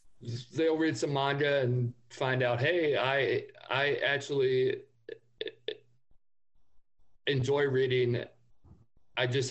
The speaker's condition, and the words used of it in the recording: Stuttering. Like there are plenty of times where when I'm having a conversation with someone that I just met, I will tell them that, sorry, I have a stutter.